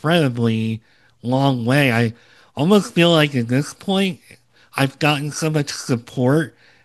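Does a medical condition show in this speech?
Yes: cleft lip and palate, Opitz G/BBB syndrome; earlier low confidence speaking and presenting, improved with podcast practice.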